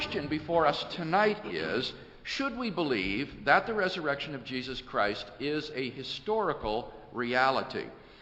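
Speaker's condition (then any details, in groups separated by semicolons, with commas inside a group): No condition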